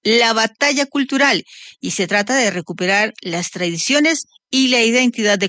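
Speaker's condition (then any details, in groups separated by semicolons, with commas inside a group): No condition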